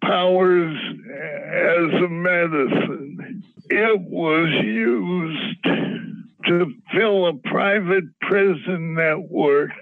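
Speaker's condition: Parkinson's disease; medical cannabis for Parkinson's symptoms

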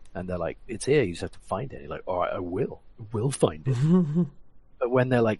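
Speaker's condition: No condition

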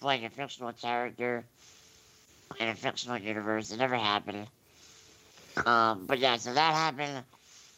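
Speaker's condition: Muscular dystrophy; disability since childhood

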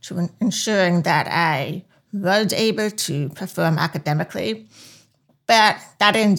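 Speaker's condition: Profound hearing loss; deaf accent, speech sounds like a perpetual cold, listeners may need repetition to understand

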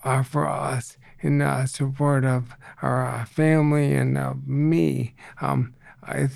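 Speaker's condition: ALS; reduced ability to get around

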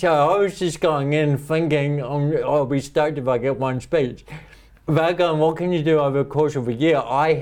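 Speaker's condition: Cerebral palsy; speech impediment, talks funny

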